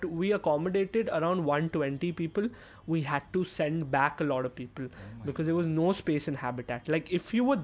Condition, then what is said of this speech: No condition.